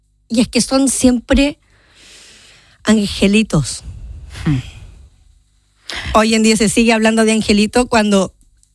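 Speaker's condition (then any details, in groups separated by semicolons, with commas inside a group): Down syndrome; genetic, present from birth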